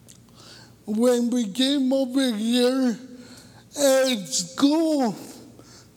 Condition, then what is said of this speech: Cerebral palsy. And you know, my curse that was my voice is the biggest blessing in my life.